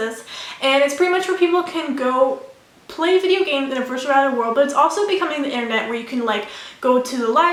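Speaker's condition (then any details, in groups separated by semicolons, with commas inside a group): No condition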